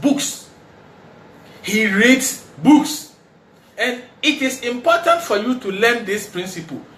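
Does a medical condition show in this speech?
No.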